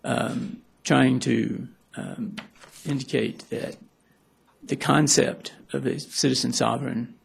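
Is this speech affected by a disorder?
Yes: Parkinson's; may appear very nervous due to Parkinson's; may stumble over words.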